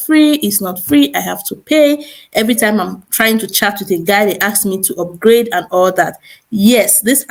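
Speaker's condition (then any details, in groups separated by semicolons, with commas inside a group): No condition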